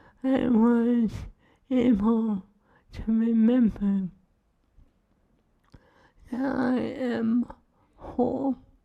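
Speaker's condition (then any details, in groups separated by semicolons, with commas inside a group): ALS; cannot eat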